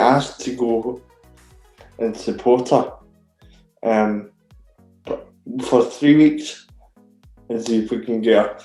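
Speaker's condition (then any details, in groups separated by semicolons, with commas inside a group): Cerebral palsy; very rigid body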